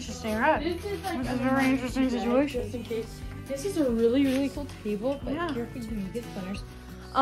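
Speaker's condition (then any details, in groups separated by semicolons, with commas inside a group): No condition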